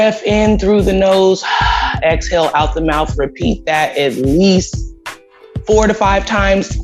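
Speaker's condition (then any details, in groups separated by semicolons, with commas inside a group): No condition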